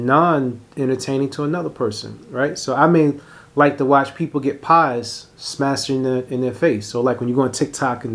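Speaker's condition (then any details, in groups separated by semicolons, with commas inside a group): No condition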